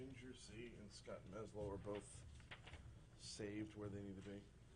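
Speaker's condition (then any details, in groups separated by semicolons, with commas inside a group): No condition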